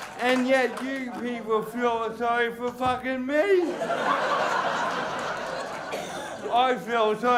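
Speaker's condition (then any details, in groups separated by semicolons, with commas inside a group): Cerebral palsy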